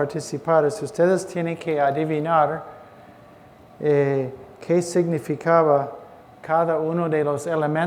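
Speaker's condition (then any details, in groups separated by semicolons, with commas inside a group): No condition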